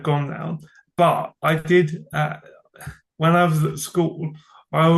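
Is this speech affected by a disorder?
Yes: cerebral palsy; from birth.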